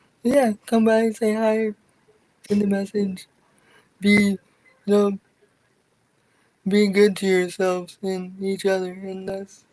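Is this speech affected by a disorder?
Yes: cerebral palsy; from birth, wheelchair user.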